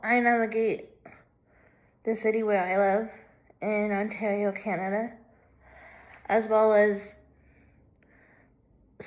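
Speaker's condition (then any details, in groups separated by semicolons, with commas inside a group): Cerebral palsy, left hemiplegia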